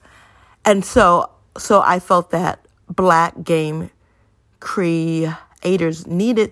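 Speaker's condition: Stuttering; traumatic brain injury causing word-finding difficulty; stumbles on some words, amount varies, word comes eventually, forgets words when distracted or overly tired; repeated words, blocks

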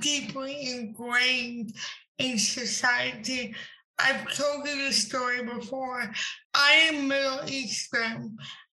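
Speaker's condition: Cerebral palsy; since birth, uses wheelchair

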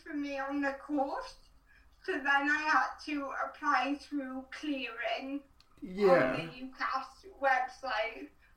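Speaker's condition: Cerebral palsy

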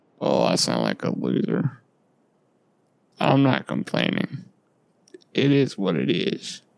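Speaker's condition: Duchenne muscular dystrophy; muscle and fat lost around tailbone

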